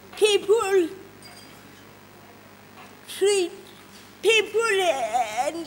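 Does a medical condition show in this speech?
Yes: cerebral palsy.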